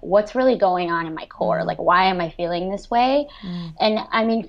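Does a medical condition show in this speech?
Yes: cleft lip and palate, severe.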